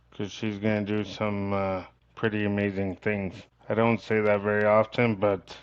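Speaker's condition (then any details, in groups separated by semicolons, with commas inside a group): Cerebral palsy; from birth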